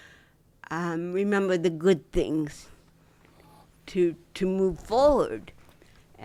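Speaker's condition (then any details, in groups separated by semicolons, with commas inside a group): Dystonia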